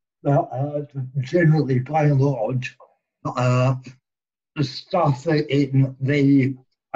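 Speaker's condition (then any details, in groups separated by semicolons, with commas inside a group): Cerebral palsy; present from birth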